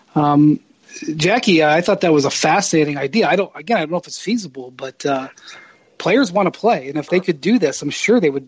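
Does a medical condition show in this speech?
No.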